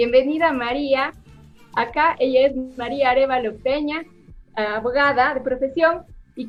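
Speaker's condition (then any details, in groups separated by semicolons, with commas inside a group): No condition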